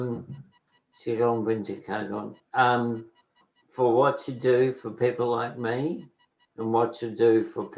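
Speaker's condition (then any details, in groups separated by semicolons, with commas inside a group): Motor neurone disease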